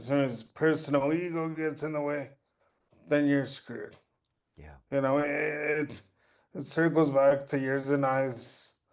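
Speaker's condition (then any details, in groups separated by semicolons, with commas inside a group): Cerebral palsy; since birth, birth complications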